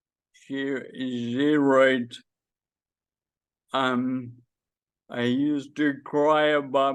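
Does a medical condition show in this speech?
Yes: Friedreich's ataxia; does voice exercises.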